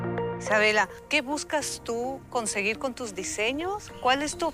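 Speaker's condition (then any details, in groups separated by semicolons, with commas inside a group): No condition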